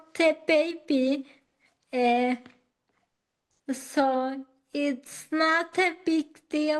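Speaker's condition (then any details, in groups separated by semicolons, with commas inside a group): Acquired ataxia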